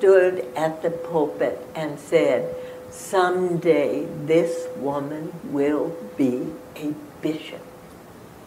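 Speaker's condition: Spasmodic dysphonia

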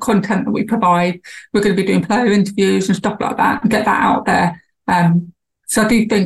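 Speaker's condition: Deafness, lost hearing around age 4; cochlear implant; new implant not restoring hearing, awaiting electrode pull-back surgery, left ear under speech banana

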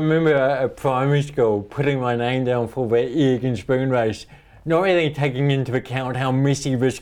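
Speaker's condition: Cerebral palsy; speech impediment, talks funny

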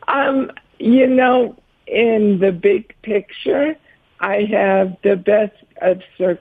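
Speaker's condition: ALS; about 7 years since diagnosis, slow progressor, cannot move, types with eyes on computer

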